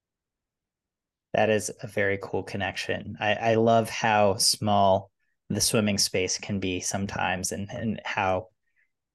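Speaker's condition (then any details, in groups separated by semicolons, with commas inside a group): No condition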